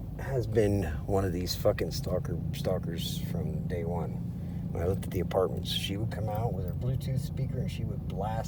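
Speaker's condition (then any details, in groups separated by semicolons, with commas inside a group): No condition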